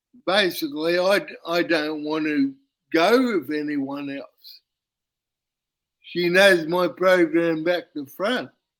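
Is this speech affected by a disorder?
Yes: cerebral palsy; uses wheelchair.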